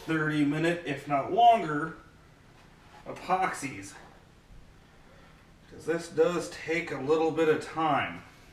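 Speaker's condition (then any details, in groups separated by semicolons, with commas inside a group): No condition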